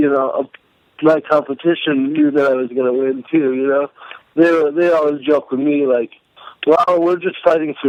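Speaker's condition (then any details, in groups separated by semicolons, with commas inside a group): Cerebral palsy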